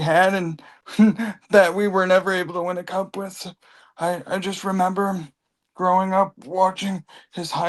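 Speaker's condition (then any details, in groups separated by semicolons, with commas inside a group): Cerebral palsy; from birth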